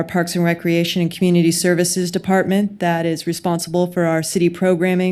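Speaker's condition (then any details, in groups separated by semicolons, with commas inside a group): No condition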